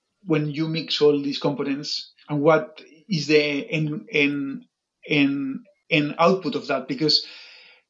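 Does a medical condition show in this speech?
Yes: stuttering; stuttering since age 5, chronic and lifelong, many speech and language therapists over the years; about 2 to 5 years of daily practice talking to 200 people, controlled stuttering technique; could not say own name properly until late 20s, now uses a trained speaking style; here repeated sounds, prolonged sounds.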